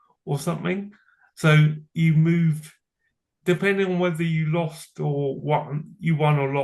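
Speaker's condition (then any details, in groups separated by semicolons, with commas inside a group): Cerebral palsy; from birth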